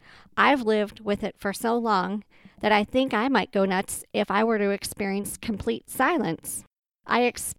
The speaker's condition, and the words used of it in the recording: Cleft palate. You know, you have a really good voice. It would be good on the radio.